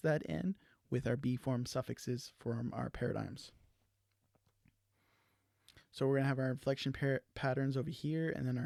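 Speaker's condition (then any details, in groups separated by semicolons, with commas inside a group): No condition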